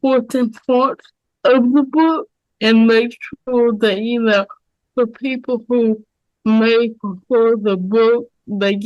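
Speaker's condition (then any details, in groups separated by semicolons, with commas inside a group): Cerebral palsy; mild form; very independent; speech most affected area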